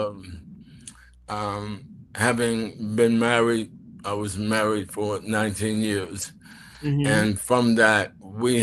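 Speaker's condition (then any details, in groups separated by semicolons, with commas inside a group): ALS; bulbar onset, speech and throat muscles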